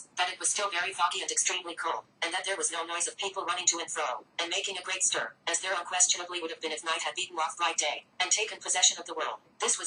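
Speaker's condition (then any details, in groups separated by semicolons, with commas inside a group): No condition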